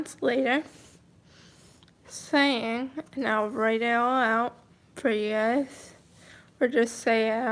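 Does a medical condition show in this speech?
Yes: cerebral palsy, mild.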